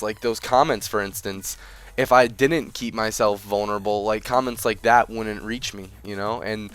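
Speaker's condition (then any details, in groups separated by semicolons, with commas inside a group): No condition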